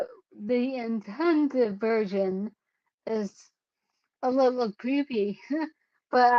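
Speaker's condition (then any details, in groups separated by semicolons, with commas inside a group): Cerebellar ataxia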